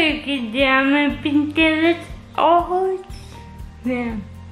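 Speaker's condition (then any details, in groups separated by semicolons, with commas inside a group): Cerebral palsy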